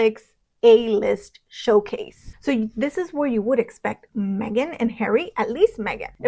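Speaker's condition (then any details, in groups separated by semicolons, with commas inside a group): No condition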